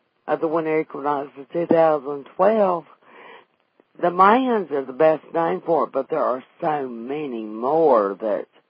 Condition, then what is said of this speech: Vocal cord paralysis. But after my stroke, one of my vocal cords was paralyzed, so I couldn't do that anymore.